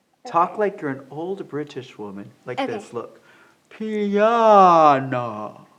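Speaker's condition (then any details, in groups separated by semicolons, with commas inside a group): No condition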